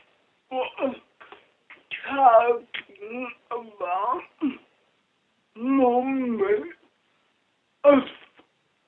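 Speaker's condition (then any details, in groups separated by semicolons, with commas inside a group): Cerebral palsy; friend Judy interprets and repeats her answers for listeners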